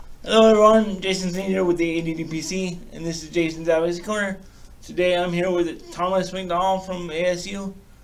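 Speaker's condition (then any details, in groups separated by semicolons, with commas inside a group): Cerebral palsy, severe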